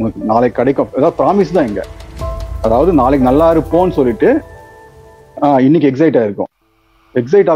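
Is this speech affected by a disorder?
No.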